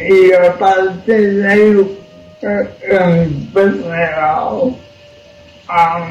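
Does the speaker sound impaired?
Yes: cerebral palsy; cerebral palsy from birth, could not walk in childhood, carried in baby chair until almost age 6; age 56, 56 years since onset; host Sinda Miranda interprets and repeats speech throughout interview, poems voiced by Diego Rodríguez.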